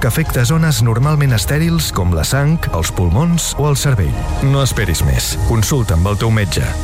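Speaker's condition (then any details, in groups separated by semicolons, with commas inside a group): No condition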